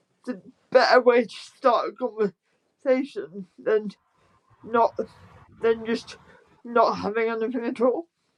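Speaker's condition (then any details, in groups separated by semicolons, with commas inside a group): Spastic quadriplegic cerebral palsy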